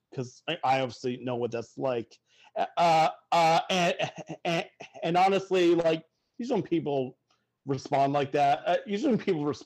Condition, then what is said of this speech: Stuttering. Like, I'm a sports writer, but I'm a sports writer who stutters and has a really hard time using the phone as a result.